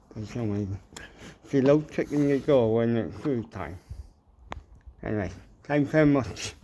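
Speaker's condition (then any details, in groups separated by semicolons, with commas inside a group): Mild cerebral palsy; mild, ataxic type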